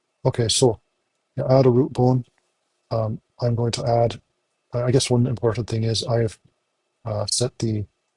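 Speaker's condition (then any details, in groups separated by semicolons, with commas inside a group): No condition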